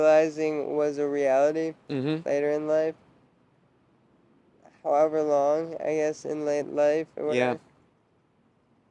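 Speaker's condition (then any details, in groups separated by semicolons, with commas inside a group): Traumatic brain injury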